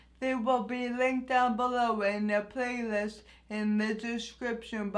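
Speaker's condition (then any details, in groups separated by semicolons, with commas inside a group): Anoxic brain injury; yes/no by mouth or tongue, thickened liquids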